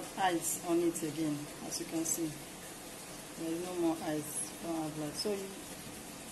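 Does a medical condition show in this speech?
No.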